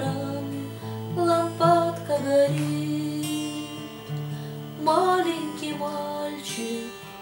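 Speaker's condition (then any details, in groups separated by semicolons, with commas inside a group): No condition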